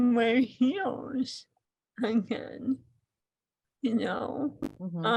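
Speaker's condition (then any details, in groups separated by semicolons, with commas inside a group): ALS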